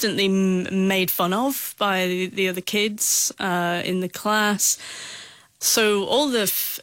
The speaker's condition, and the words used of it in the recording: Stuttering. I would go into a shop and ask for something, if you stutter or can't get your words out, and this happens even now in